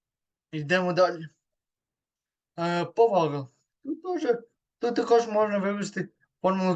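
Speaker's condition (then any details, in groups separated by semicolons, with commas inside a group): Cerebral palsy; third disability group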